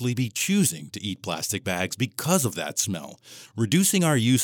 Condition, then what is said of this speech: None; typical speech.